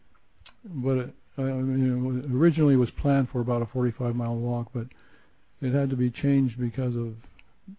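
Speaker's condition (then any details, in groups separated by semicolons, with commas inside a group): Parkinson's; progressed to barely moving before medication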